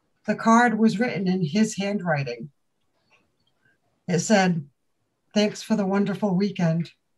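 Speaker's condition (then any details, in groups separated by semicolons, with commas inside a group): No condition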